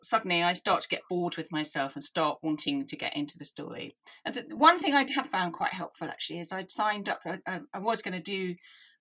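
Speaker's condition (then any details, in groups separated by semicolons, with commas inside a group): Deafness; analog hearing aids in childhood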